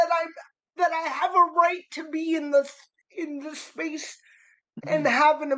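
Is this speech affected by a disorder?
Yes: cerebral palsy; spastic.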